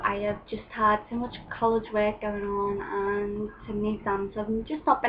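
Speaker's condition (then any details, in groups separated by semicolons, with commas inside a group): No condition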